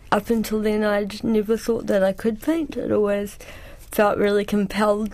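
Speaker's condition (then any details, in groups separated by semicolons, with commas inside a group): Cerebral palsy; cerebral palsy since childhood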